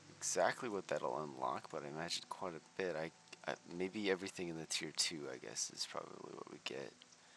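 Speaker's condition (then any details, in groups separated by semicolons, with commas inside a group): No condition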